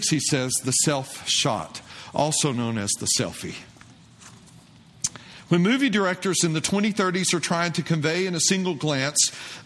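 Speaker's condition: No condition

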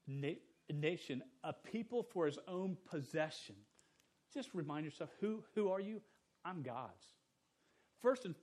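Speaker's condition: Stutter; stutter since age 5, cause unknown, expects to keep it for life; still stutters, has spoken to groups for 24 years, public speaking still stings; gets stuck on words, including joke punchlines, brain thought to stop correct speech as wrong; repeated sounds

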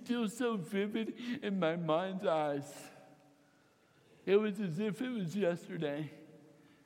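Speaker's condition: Cerebral palsy, mild; torsional dystonia from eighth grade

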